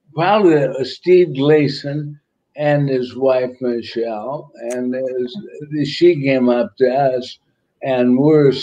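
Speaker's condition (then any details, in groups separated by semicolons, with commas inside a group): ALS; about a year since diagnosis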